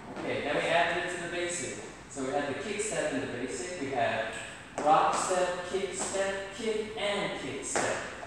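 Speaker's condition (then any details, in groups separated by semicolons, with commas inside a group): No condition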